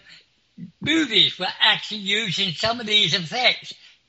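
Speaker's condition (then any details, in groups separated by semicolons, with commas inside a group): Clinically deaf; clinically deaf since school age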